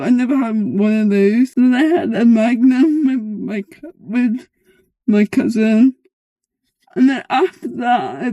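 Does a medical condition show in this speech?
Yes: cerebral palsy.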